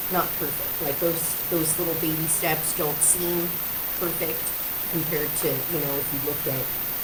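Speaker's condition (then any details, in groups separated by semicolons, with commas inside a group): No condition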